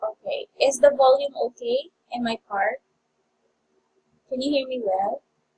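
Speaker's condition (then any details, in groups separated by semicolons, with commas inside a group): No condition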